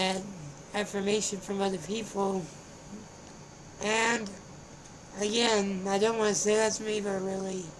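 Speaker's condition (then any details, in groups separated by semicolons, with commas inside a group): Spinal muscular atrophy; tongue constantly vibrating since infancy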